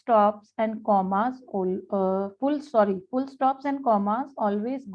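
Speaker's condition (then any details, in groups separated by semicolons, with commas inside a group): No condition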